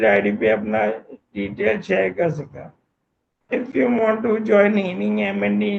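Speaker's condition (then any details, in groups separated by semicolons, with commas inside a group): Motor neurone disease; voice strong and loud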